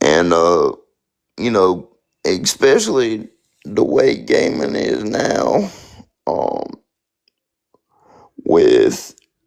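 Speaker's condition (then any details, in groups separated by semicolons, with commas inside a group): Spastic quadriplegic cerebral palsy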